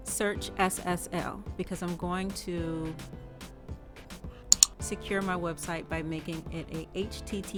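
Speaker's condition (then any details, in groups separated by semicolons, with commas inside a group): No condition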